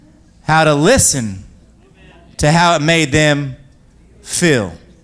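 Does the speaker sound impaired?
No.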